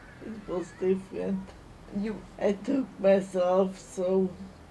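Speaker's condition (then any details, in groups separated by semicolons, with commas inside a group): Multiple sclerosis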